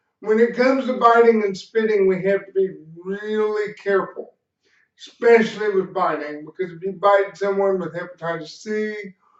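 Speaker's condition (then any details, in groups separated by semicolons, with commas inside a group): Cerebral palsy; slight speech impediment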